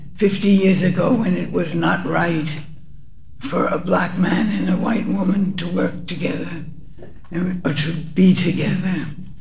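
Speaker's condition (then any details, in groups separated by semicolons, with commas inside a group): Parkinson's; forgets names while speaking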